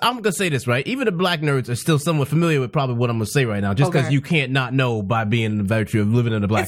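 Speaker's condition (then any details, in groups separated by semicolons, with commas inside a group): No condition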